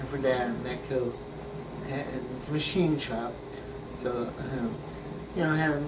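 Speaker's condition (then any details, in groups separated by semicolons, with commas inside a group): Brain injury; memory greatly affected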